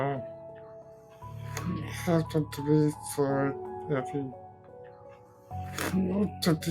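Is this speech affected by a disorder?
Yes: Duchenne muscular dystrophy.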